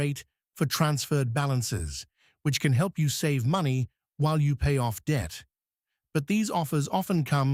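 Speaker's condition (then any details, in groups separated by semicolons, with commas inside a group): No condition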